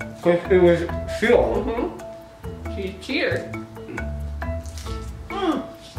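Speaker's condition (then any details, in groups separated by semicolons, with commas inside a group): No condition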